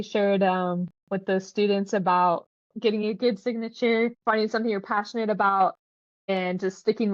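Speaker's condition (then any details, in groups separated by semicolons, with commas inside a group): No condition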